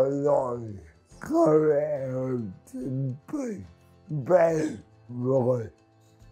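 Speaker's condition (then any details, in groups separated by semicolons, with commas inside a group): Athetoid cerebral palsy; athetoid type, spine curving; inadequate seating, needs custom molded seating; breathing trouble, poor swallowing, blended food, seating affects speech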